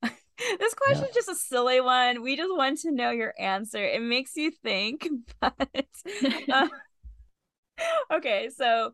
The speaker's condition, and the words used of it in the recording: None; typical speech.